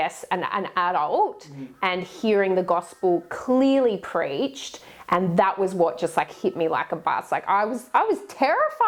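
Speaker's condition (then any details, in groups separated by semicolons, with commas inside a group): No condition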